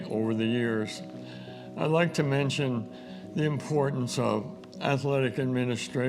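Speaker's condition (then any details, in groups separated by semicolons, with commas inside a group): ALS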